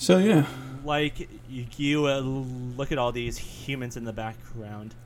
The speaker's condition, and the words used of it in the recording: Stuttering. Because when whenever you talk the way I do, and then some days you you would just have a bad talking day, mm.